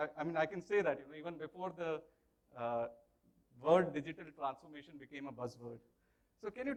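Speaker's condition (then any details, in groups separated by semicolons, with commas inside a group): No condition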